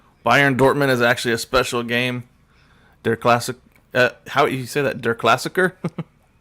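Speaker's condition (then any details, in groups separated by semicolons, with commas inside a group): No condition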